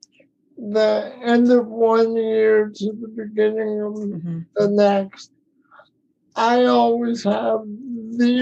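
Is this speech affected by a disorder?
Yes: cerebral palsy; daily wheelchair use for mobility, adaptive yoga with breath work, less need felt for physical therapy.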